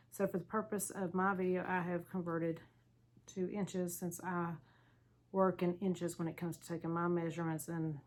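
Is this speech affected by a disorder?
No.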